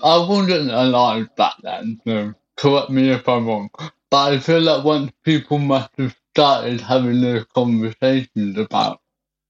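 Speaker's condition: Cerebral palsy; wheelchair

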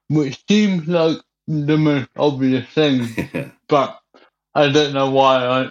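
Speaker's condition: Cerebral palsy; wheelchair

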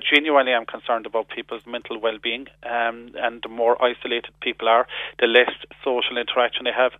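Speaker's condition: No condition

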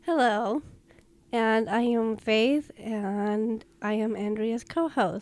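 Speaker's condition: Down syndrome

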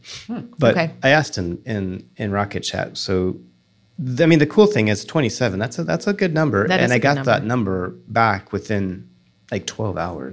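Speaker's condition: No condition

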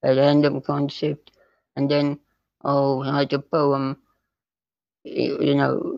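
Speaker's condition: Spinal muscular atrophy type 2; less progressive than type 1

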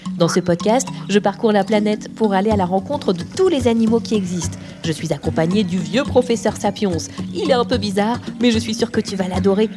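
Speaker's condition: No condition

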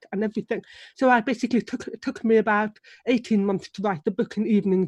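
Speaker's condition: Deafness; relies on lip reading

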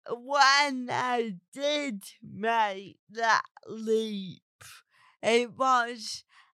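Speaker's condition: Cerebral palsy; talks differently

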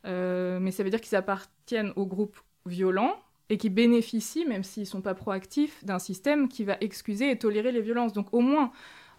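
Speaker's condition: No condition

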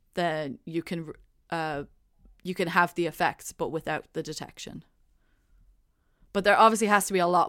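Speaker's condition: No condition

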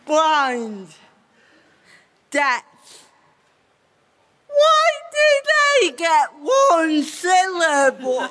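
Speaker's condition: Cerebral palsy; takes long to say words like cerebral

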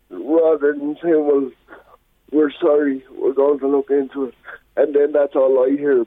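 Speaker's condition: Cerebral palsy; slurred speech, often mistaken for drunkenness

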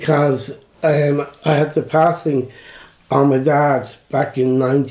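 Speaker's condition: Down syndrome; acting from age eight at Rayfields

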